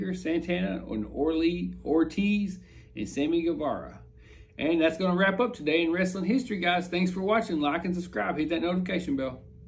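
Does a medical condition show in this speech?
No.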